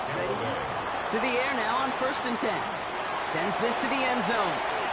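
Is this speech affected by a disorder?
No.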